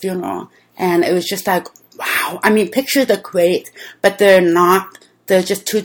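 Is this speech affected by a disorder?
Yes: deafness; speaks well, learned speech through childhood lessons with visual computer speech feedback.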